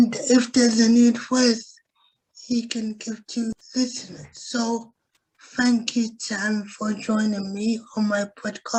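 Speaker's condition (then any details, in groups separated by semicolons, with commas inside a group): Cerebral palsy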